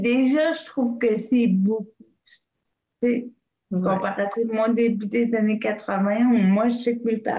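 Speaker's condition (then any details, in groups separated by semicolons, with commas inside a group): Cerebral palsy; from birth, extreme prematurity, three strokes, affects voice, hands, walking; nearly 49, wheelchair only, never walked, fatigue, slowness; shows a little in voice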